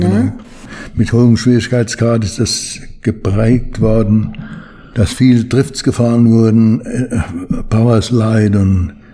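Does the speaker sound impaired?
Yes: Parkinson's disease; needs much training.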